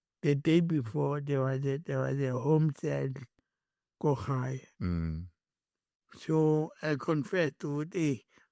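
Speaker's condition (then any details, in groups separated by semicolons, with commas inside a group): Cerebral palsy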